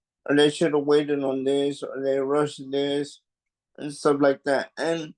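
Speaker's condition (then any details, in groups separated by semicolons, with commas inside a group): Cerebral palsy; mild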